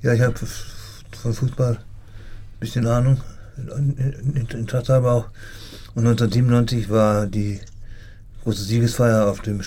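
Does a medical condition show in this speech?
Yes: Parkinson's disease; symptoms initially ignored, brainstem and movement affected, fine motor decline, shrinking handwriting; says speech, cognition and memory not affected by Parkinson.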